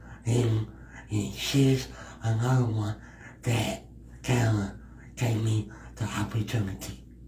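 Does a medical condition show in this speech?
Yes: cerebral palsy.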